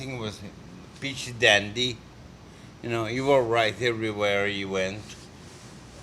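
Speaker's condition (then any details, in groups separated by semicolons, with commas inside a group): Multiple sclerosis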